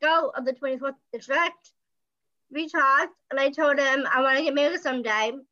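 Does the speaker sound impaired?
Yes: Down syndrome.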